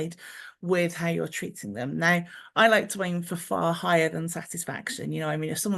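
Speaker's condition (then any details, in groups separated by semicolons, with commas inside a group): No condition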